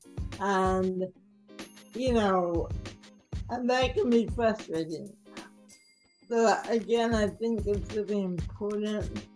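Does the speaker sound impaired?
Yes: cerebral palsy; mild.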